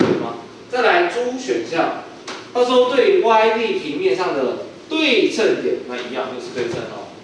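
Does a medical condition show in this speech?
No.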